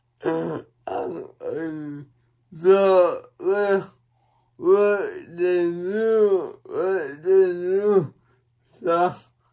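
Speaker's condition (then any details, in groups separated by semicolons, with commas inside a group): Cerebral palsy; one hand affected; atypical speech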